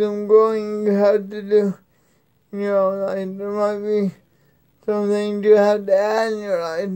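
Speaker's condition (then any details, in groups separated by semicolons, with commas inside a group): Cerebral palsy, spastic, mild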